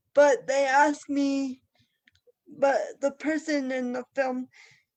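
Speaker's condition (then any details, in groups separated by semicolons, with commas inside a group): Cerebral palsy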